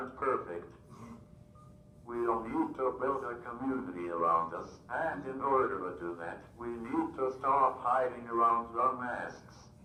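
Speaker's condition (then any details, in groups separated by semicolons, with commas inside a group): Cerebral palsy, athetoid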